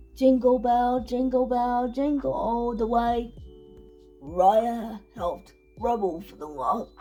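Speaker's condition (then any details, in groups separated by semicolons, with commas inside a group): Cerebral palsy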